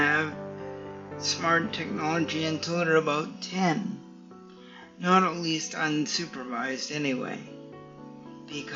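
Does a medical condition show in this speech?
Yes: cerebral palsy; stiff muscles.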